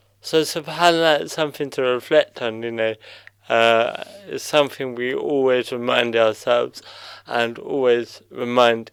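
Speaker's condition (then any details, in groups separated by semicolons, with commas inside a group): Cerebral palsy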